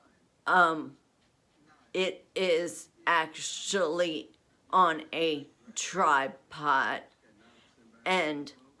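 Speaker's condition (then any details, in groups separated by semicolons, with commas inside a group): Essential tremor; voice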